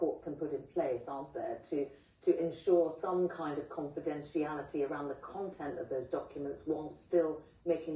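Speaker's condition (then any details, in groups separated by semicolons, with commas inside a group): No condition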